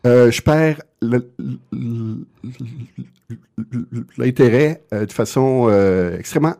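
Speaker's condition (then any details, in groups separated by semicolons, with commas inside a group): Stuttering; lifelong stuttering, genetic component; often cannot get words out, a wall to get through each time speaking; repeated sounds, prolonged sounds, blocks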